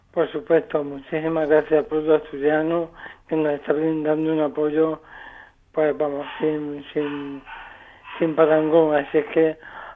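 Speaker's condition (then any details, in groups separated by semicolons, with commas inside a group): Amyotrophic lateral sclerosis; still able to attempt climb of Picu Urriellu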